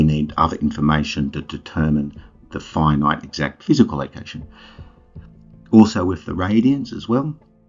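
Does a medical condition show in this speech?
No.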